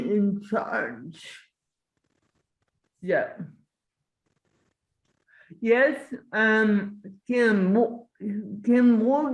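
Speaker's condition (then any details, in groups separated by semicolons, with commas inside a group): Cerebral palsy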